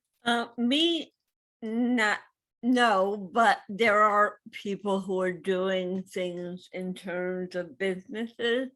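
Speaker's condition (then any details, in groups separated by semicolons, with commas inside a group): Cerebral palsy; speech not perfect, voice-activated software garbles speech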